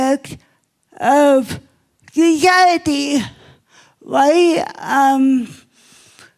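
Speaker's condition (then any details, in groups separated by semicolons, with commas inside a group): Cerebral palsy; obvious speech impairment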